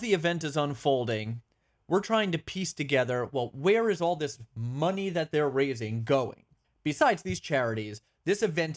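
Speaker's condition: No condition

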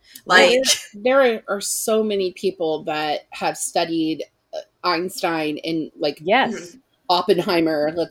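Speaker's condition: No condition

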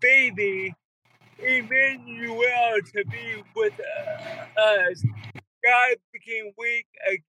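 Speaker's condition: Cerebral palsy; wheelchair user

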